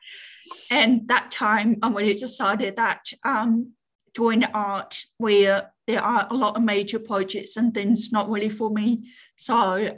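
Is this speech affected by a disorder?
Yes: deafness; cochlear implant with audio cable for Zoom and team meetings, relay officer and Auslan interpreter for phone calls.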